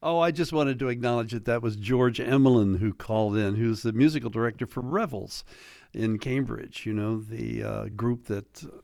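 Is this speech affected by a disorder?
No.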